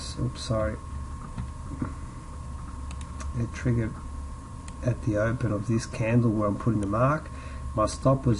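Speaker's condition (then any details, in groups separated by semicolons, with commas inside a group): No condition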